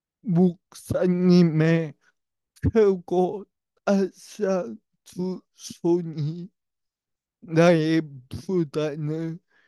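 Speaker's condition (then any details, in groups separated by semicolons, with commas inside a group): Brain lesion disability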